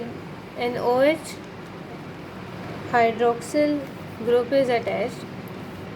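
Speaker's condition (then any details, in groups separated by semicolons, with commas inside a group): No condition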